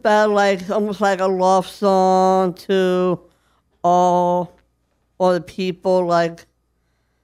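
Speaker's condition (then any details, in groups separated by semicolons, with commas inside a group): Down syndrome; age 40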